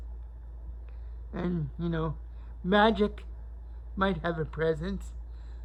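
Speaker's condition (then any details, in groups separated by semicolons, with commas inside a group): Cerebral palsy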